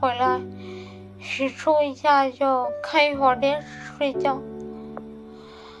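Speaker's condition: Cerebellar atrophy, hereditary; familial, mother, uncle and aunt died of it, untreatable, slurred speech first, then weak hands, no medication, about ten years given; muffled articulation, tongue not nimble, listeners struggle to understand

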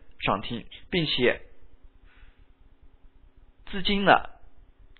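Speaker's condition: No condition

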